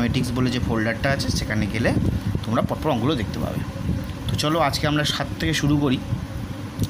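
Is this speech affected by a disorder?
No.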